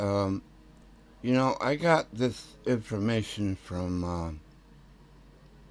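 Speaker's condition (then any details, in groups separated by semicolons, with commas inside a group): Tongue cancer; tongue tumor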